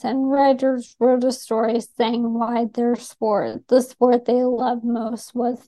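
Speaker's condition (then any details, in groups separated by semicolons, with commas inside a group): ALS; diagnosed by elimination over multiple years by Dr. Neil Snyder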